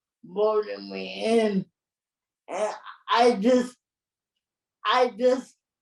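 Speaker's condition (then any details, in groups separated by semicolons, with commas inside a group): Cerebral palsy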